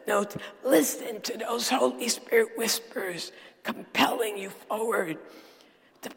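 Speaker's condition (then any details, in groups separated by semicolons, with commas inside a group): Dysphonia; dysphonia diagnosed about a decade ago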